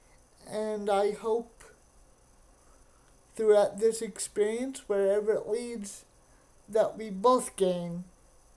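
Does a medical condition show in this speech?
Yes: cerebral palsy; described as pediatric stroke, caused by premature birth at 27 weeks, unable to walk, wheelchair user.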